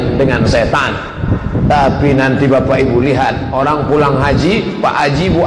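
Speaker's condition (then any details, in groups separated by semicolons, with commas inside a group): No condition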